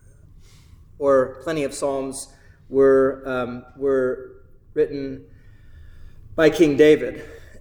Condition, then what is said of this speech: Stuttering. Which maybe part of my stutter is getting a little bit worse tonight, because this is a little bit of a tough one